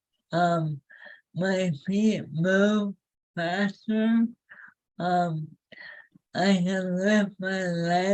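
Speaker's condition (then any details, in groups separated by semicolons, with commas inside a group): ALS; face improved, feet move faster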